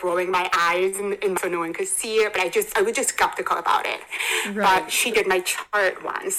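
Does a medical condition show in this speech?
Yes: hearing impairment, congenital, bilateral cochlear implants; hearing aids from about 17 months.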